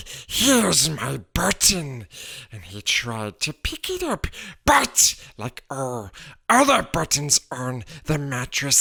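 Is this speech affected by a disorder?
No.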